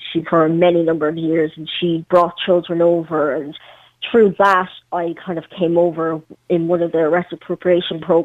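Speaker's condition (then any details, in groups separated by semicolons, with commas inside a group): Cleft palate; congenital, prosthetic limb since 12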